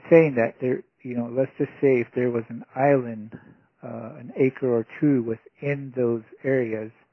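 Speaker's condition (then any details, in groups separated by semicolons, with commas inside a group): No condition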